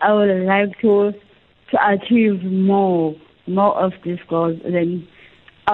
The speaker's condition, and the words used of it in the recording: Cerebral palsy. And then that person doesn't understand me clearly, so I have to be slowly, and then I have to make sure that she or he is.